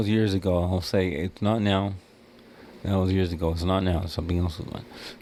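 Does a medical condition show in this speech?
Yes: cerebral palsy; wheelchair user.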